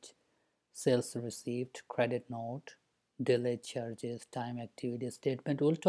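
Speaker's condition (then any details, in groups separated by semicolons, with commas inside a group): No condition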